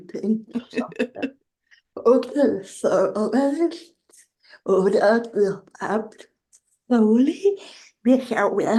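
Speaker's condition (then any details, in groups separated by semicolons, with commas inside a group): Generalized dystonia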